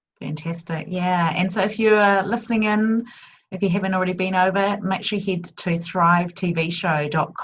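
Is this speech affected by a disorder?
No.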